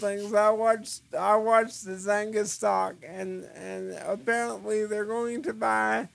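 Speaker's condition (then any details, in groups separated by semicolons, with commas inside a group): Cerebral palsy; wears eyewear partly because of wandering eyes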